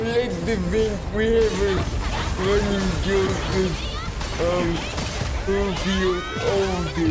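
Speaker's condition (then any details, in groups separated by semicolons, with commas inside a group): Cerebral palsy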